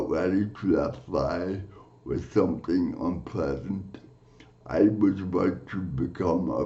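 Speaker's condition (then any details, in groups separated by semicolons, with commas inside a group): Cerebral palsy; from birth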